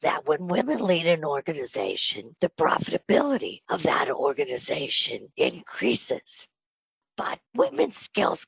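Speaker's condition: Spasmodic dysphonia; sounds like Marilyn Monroe

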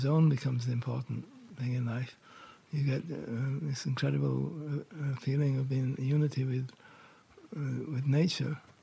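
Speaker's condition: Parkinson's; diagnosed about 4 years ago

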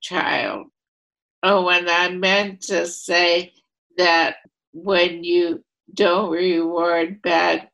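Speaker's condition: ALS, primary lateral sclerosis

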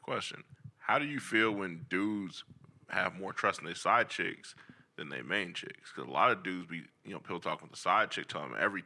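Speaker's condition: No condition

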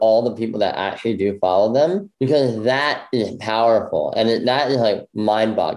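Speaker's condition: Bilateral cleft lip; congenital bilateral

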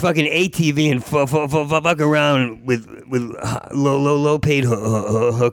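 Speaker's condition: Stuttering; part-word and whole-word repetitions, fluent when telling stories, doing characters or imitating people; repeated sounds, repeated words

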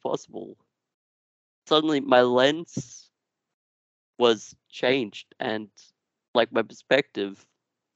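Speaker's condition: Duchenne muscular dystrophy; genetic, progressive

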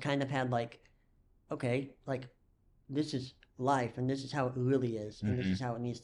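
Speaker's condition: Cleft lip and palate; missing muscles

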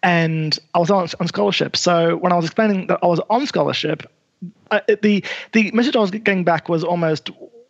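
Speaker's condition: Stutter; present by age 20 at film school, sign language used to assist stutter; repeated sounds, repeated words

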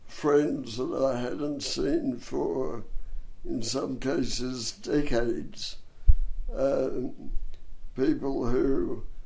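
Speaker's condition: Dystonia and cerebral palsy; bronchial asthma

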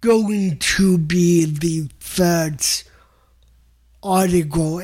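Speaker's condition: Cerebral palsy; motor impairment

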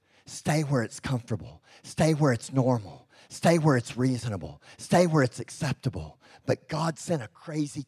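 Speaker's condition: Cleft lip and palate; congenital

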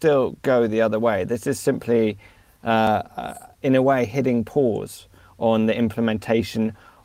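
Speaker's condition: No condition

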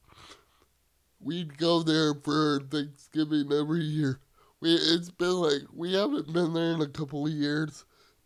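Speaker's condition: Cerebral palsy; wheelchair user

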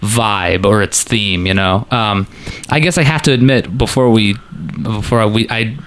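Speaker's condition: No condition

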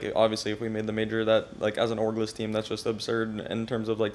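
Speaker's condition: No condition

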